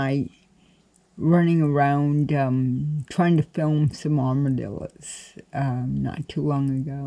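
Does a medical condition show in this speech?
Yes: cerebral palsy.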